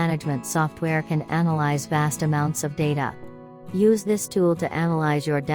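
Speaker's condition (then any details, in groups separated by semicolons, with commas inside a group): No condition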